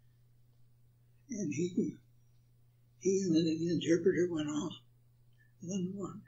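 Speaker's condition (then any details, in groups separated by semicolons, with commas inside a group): Parkinson's; attributed to Agent Orange exposure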